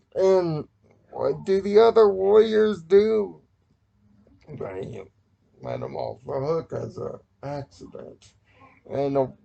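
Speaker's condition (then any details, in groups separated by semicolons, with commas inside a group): Cerebral palsy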